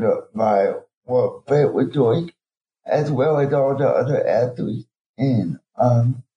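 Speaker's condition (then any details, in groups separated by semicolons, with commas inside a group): Cerebral palsy; types about 10 words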